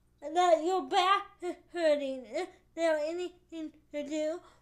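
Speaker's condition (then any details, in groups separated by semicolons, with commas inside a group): Cerebral palsy; affects speech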